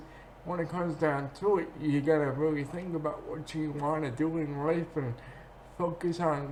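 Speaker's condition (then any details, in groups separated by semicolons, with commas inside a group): Cerebral palsy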